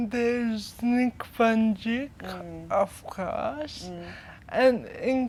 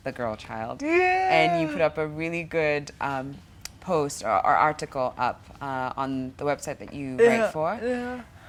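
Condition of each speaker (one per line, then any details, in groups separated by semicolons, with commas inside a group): Cerebral palsy; legs, hands, coordination and speech affected; age 25, therapy three times weekly since early childhood
No condition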